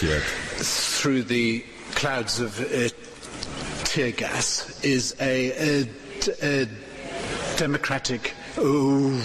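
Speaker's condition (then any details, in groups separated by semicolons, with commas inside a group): Stuttering; severe stuttering; face scrunches up while stuttering, very slow word output, repetitive guttural sounds, content otherwise erudite; blocks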